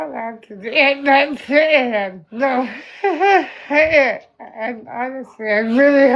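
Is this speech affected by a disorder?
Yes: spinal muscular atrophy type 2.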